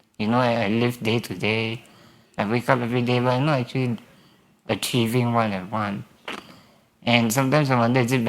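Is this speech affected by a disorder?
Yes: spinal muscular atrophy.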